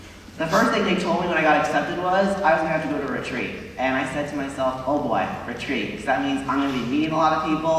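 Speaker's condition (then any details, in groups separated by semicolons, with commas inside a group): No condition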